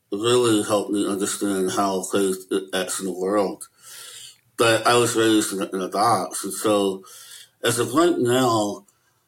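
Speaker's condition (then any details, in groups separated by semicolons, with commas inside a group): Möbius syndrome; lifelong rare disability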